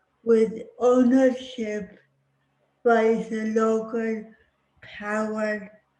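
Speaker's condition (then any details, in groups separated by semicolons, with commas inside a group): Cerebral palsy; speech impediment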